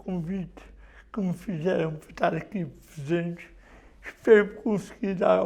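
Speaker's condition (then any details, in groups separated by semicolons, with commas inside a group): Cerebral palsy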